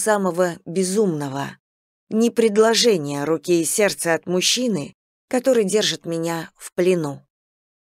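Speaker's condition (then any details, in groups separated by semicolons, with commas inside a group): No condition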